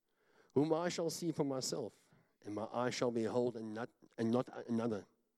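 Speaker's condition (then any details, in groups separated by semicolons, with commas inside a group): Cleft palate; talks funny, self-described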